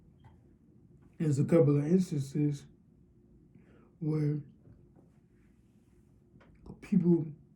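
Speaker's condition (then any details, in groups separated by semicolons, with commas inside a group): Cerebral palsy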